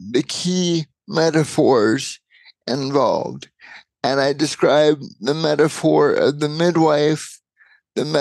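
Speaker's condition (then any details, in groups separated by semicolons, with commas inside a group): Cerebral palsy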